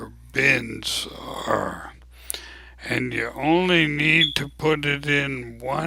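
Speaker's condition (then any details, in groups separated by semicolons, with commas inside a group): ALS; abnormally slow voice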